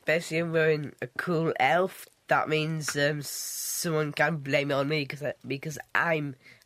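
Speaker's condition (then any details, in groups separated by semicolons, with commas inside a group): Down syndrome; child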